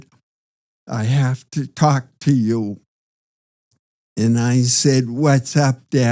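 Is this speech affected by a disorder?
Yes: Parkinson's disease.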